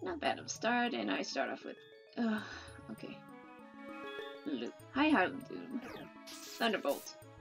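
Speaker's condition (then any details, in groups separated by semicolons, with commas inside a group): No condition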